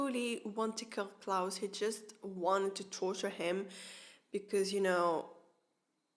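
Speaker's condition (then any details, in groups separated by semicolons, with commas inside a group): No condition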